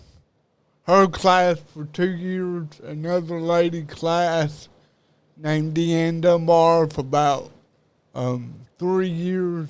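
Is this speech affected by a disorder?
Yes: cerebral palsy; diagnosed at about age two.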